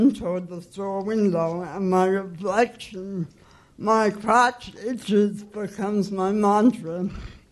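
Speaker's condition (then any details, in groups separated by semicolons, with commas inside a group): Cerebral palsy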